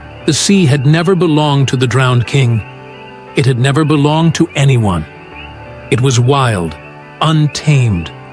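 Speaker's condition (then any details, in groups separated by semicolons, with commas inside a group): No condition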